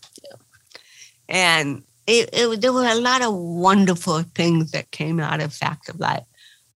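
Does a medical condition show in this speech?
Yes: cerebral palsy; involuntary movements.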